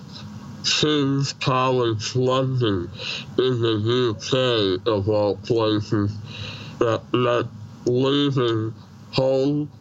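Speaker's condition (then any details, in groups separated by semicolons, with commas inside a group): Treacher Collins syndrome, severe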